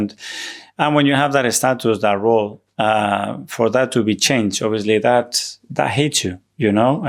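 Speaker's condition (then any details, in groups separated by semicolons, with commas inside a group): No condition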